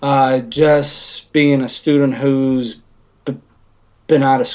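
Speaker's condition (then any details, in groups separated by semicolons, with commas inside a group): Stuttering; covert stuttering, hidden for years, struggled with speech since early years; went back to speech therapy as adult, now open about stuttering, National Stuttering Association member since 2006; stuttered badly when nervous or anxious, sometimes only mild, avoided speaking roles, chose behind-camera work; prolonged sounds, blocks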